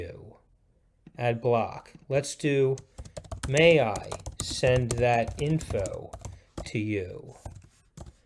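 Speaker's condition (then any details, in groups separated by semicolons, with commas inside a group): No condition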